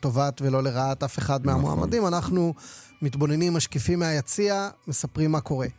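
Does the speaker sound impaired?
No.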